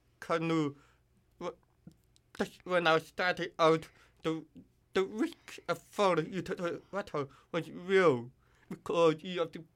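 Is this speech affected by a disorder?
Yes: hearing loss with cochlear implant; cannot judge own voice, distorted when yelling at high volume, relies on others' volume feedback.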